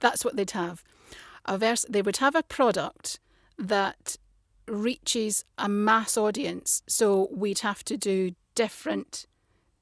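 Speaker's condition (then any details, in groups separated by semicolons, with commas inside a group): No condition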